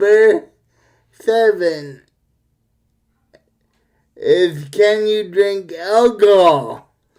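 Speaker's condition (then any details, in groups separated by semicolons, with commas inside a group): Cerebral palsy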